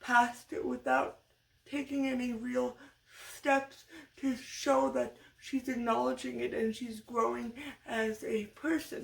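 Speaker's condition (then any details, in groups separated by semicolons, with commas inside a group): Cerebral palsy, severe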